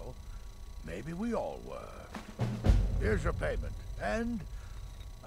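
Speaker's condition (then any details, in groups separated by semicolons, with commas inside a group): No condition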